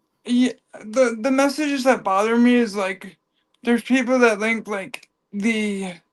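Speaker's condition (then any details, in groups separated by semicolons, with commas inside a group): Cerebral palsy; from birth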